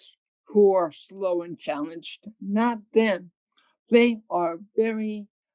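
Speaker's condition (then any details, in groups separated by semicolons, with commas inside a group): Cerebral palsy; from birth, hearing loss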